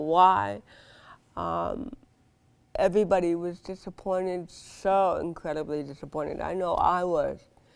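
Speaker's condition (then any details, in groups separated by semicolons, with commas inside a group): Cerebral palsy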